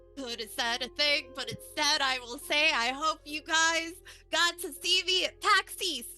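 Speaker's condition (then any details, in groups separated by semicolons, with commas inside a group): No condition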